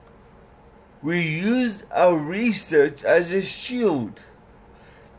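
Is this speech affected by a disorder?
Yes: cerebral palsy; some words unclear.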